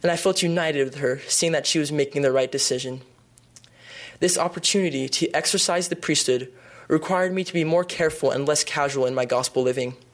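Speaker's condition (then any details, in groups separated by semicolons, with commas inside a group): No condition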